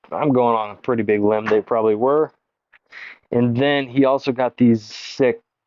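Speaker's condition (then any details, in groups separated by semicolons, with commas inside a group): No condition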